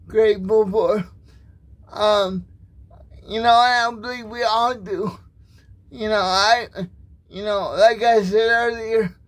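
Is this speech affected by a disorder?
Yes: cerebral palsy, spastic, mild.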